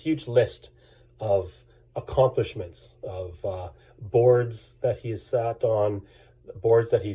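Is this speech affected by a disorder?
No.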